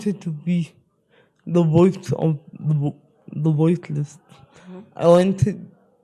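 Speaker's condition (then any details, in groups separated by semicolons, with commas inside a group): Spastic cerebral palsy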